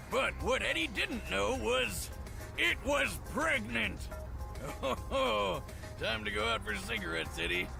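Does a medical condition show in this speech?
No.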